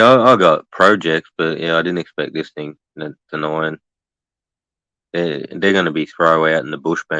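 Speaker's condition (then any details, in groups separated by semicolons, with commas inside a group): No condition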